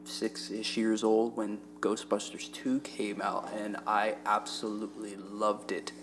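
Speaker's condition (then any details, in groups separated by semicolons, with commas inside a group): No condition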